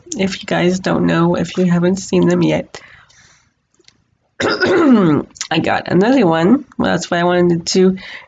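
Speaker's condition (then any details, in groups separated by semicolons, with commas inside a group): Cerebral palsy; Girdlestone resection surgery; speech impediment, may be hard to understand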